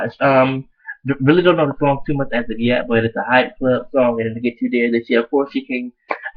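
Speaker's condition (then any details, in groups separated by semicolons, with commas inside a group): No condition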